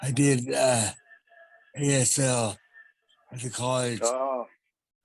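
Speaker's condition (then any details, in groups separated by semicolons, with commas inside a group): Traumatic brain injury; car crash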